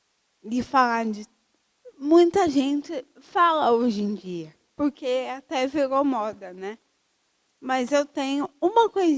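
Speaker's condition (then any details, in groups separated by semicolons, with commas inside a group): Cerebral palsy; from birth, uses wheelchair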